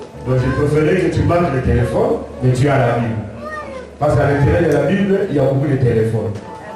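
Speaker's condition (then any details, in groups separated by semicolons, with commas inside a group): No condition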